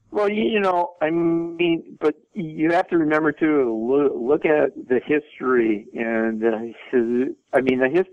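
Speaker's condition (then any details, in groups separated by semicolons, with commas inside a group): Stuttering; stuttering since school years, past speech therapy, background in stuttering self-help movement; stutters at times, at work and at home, talking to daughter about stuttering hardest speaking situation; repeated sounds, repeated words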